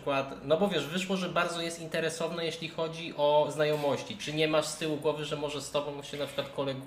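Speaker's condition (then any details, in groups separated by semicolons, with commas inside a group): No condition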